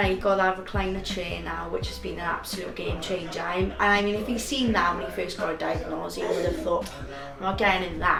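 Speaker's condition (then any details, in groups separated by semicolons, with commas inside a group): No condition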